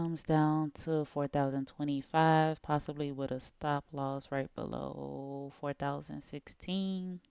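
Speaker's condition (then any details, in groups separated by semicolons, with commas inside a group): No condition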